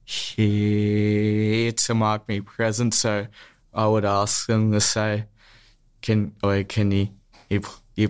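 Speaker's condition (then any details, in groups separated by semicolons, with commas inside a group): Stutter; stutter since childhood, smooth speech therapy at Box Hill Speech Pathology Clinic from age 14 or 15, two years; repeated sounds, repeated words, prolonged sounds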